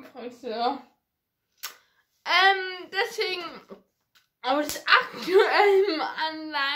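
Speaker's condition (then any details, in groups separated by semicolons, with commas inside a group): Ataxia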